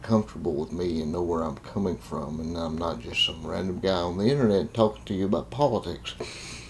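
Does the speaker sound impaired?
Yes: cerebral palsy; congenital cerebral palsy.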